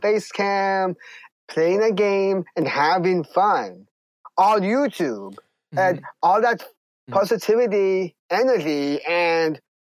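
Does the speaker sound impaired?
Yes: Down syndrome; congenital, extra genetic material on chromosome 21.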